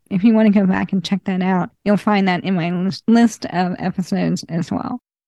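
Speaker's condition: ALS; terminal ALS, no cure

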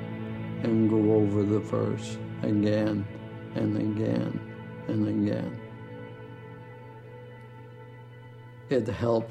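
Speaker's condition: ALS; initially given 2 to 5 years to live

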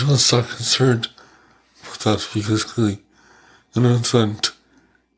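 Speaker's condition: ALS; cannot cough, throat secretions, severe reflux, stomach dysmotility, 4000-calorie liquid feeding, fundoplication considered; over four months after October respiratory crisis, voice not great; could not talk in October crisis, typed messages on phone, gurgly breathing then

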